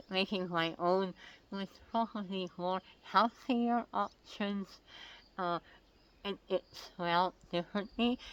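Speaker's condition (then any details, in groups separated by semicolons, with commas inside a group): Oral cancer; tracheostomy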